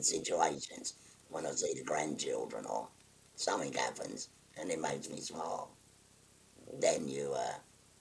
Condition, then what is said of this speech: Laryngectomy. And I've experienced it, because sometimes the valve will leak and things like that.